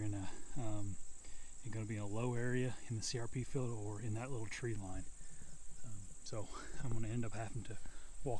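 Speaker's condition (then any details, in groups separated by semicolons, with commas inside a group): No condition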